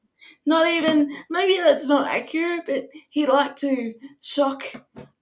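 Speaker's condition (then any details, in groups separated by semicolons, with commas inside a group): Cerebral palsy; wheelchair user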